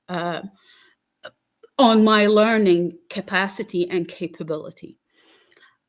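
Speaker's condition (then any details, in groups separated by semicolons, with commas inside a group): No condition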